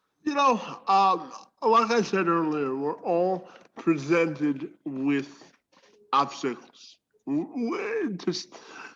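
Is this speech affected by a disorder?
Yes: spastic quadriplegic cerebral palsy.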